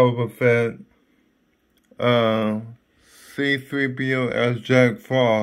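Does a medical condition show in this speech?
Yes: ataxic cerebral palsy.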